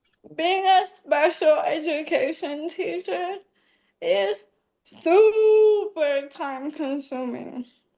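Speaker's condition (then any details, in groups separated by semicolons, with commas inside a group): ALS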